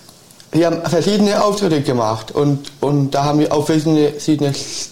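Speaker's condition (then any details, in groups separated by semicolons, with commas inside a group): Down syndrome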